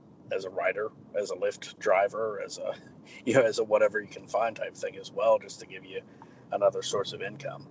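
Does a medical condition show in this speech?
No.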